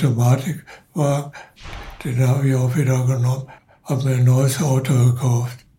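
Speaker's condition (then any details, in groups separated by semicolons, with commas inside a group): Parkinson's disease; in care home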